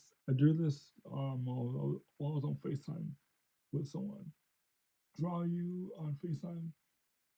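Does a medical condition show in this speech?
Yes: cerebral palsy; since birth.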